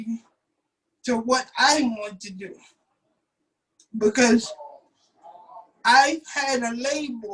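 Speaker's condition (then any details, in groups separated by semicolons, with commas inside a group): Cerebral palsy; uses wheelchair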